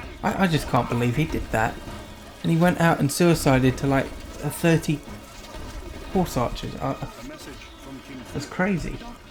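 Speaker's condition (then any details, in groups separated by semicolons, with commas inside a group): No condition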